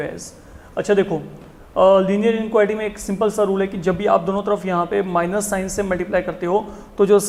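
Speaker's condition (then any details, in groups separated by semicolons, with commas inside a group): No condition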